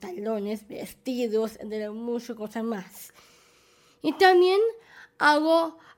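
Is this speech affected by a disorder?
Yes: Down syndrome; present from birth.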